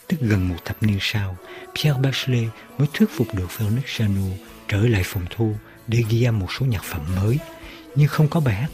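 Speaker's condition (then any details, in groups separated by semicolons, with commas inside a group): No condition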